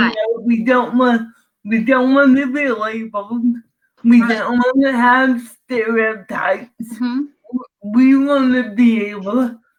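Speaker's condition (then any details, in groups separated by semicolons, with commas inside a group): Cerebral palsy; from birth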